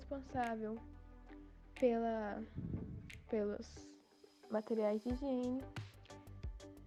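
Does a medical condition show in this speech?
No.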